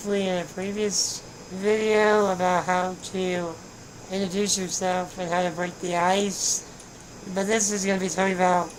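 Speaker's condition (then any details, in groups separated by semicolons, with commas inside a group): Spinal muscular atrophy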